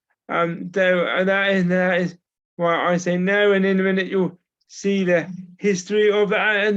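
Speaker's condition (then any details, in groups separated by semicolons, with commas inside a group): Cerebral palsy; from birth, uses wheelchair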